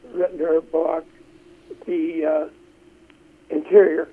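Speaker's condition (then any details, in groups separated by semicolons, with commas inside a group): Essential tremor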